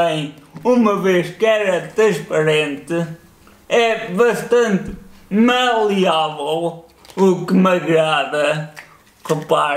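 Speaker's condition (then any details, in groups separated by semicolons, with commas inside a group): Cerebral palsy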